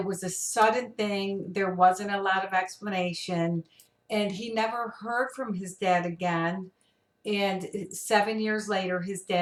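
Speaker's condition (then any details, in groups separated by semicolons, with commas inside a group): No condition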